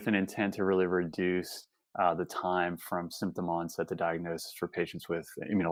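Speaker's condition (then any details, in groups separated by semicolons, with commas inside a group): No condition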